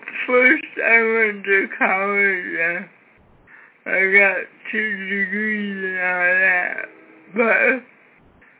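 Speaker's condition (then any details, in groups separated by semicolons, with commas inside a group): Cerebral palsy, severe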